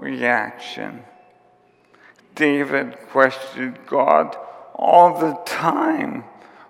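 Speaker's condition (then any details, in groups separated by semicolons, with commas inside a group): ALS; onset with tiredness and clumsiness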